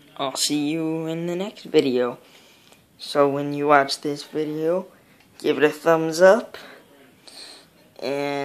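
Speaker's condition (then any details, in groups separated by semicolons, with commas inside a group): Cerebral palsy, mild; teeth pulled, hip double osteotomy; very low grade, very high tone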